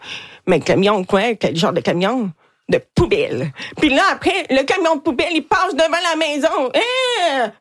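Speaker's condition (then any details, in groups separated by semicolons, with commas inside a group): Hearing loss with cochlear implant; hard of hearing; own singing described as not very nice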